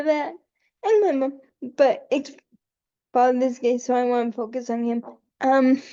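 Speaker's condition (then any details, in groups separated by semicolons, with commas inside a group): Cerebral palsy; quadriplegic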